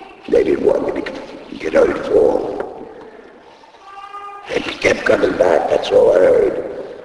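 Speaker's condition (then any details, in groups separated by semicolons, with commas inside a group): Laryngectomy; voice box removed by operation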